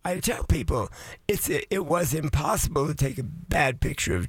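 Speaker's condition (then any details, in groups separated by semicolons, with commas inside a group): Voice changed after vocal cord surgery; vocal cord surgery about two years ago, man aged 81; about two years since vocal cord surgery; likened to Miles Davis after surgery, may sound less clear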